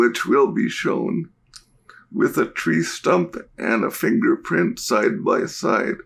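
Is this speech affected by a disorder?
Yes: cerebral palsy; diagnosed at birth.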